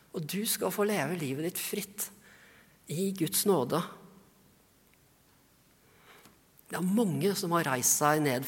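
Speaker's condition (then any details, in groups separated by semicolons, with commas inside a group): No condition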